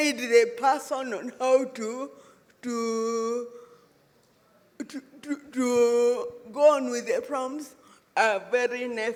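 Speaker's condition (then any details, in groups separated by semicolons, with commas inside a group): Cerebral palsy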